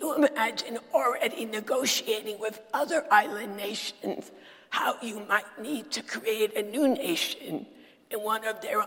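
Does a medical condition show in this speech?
Yes: dysphonia; sultry voice, not a sore throat, still preaches with this voice.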